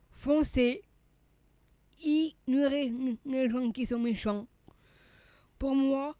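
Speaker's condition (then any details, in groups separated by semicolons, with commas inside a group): Down syndrome (trisomy 21); childhood speech therapy to tone tongue, swallowing problems, slowness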